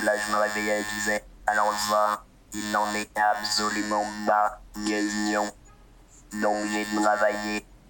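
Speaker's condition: Total pharyngolaryngectomy; caregivers

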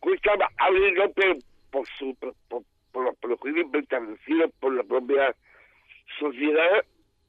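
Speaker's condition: Down syndrome; genetic

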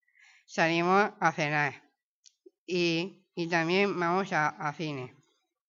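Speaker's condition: Down syndrome

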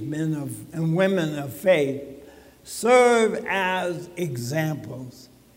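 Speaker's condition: ALS (Lou Gehrig's disease); limited breath

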